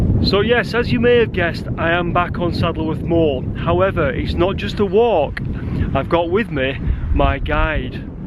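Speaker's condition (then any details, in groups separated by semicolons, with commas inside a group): No condition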